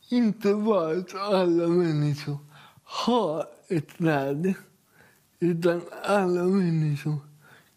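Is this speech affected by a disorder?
Yes: cerebral palsy; uses assistive aids, has personal assistant; aged 43; speech atypical, jokes listeners might think it is Danish.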